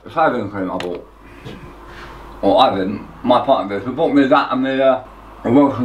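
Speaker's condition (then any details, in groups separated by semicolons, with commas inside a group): Tongue cancer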